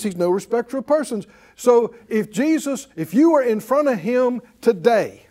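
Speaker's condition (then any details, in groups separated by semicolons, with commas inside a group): No condition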